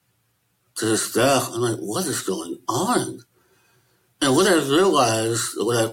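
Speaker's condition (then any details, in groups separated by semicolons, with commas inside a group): Möbius syndrome; incomplete lip closure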